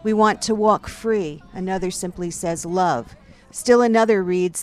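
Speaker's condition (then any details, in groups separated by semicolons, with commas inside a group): No condition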